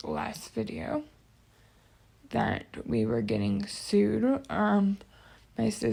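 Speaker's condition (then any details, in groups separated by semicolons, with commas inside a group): Cerebral palsy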